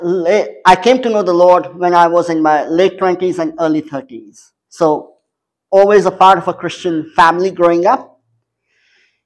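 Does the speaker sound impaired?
Yes: cleft palate; major speech impediments since childhood, still present, speaks two or three languages.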